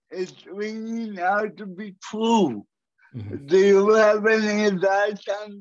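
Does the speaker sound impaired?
Yes: cerebral palsy; cerebral palsy from birth, 37 years with condition.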